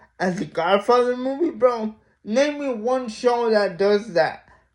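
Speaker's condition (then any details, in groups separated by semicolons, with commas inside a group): Mild cerebral palsy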